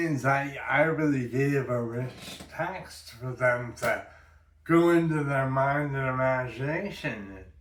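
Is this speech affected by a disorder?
Yes: brain injury.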